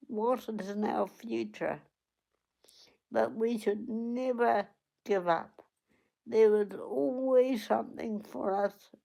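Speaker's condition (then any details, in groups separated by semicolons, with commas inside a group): Cerebral palsy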